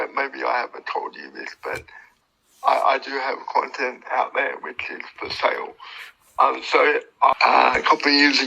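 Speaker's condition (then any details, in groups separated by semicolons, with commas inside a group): Cerebral palsy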